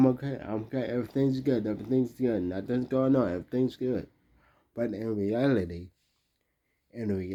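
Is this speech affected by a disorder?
Yes: traumatic brain injury.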